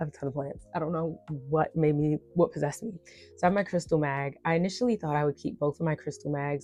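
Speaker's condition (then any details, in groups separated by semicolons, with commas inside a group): No condition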